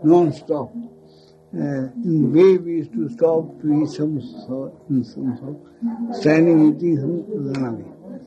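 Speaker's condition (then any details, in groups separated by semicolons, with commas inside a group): Speech loss after head injury; speech feels heavy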